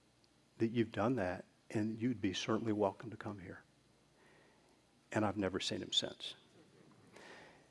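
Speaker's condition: No condition

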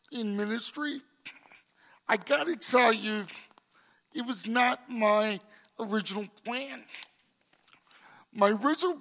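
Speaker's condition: Cerebral palsy; congenital

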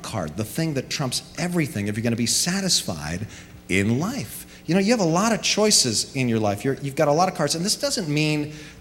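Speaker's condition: No condition

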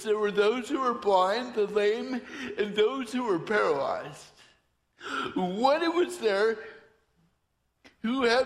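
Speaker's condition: Torsion dystonia; body still not controllable

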